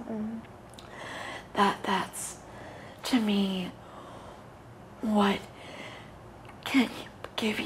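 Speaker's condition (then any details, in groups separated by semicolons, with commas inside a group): Cerebral palsy; very premature birth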